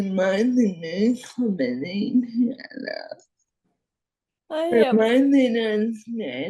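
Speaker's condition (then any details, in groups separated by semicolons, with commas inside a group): Friedreich's ataxia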